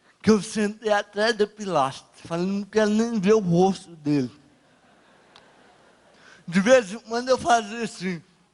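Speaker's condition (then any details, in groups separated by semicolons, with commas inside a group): Cerebral palsy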